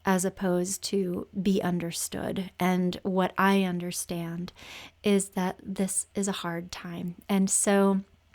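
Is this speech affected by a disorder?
No.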